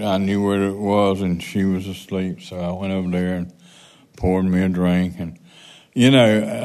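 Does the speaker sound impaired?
Yes: Parkinson's.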